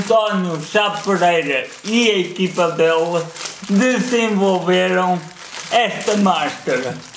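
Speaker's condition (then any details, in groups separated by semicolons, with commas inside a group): Cerebral palsy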